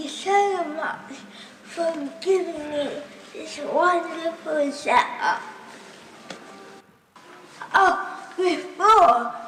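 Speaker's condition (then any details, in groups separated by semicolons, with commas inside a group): Cerebral palsy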